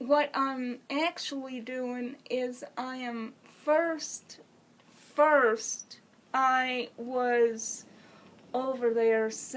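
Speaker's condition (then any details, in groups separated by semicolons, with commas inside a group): Cerebral palsy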